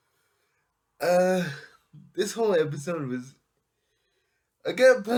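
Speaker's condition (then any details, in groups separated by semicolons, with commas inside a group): Cerebral palsy; able to speak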